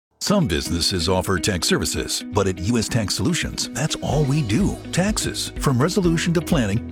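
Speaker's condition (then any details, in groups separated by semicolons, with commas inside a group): No condition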